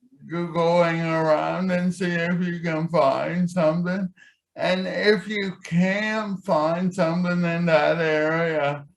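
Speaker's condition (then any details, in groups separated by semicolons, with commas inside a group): Cerebral palsy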